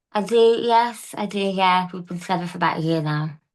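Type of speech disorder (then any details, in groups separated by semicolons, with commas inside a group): Speech after partial glossectomy; tongue cancer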